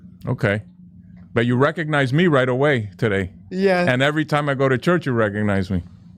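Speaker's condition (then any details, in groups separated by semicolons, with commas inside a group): No condition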